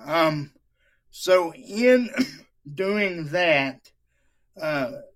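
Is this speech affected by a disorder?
Yes: cerebral palsy; wheelchair user.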